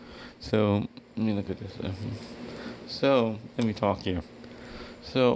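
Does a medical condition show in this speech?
Yes: cerebral palsy; wheelchair user.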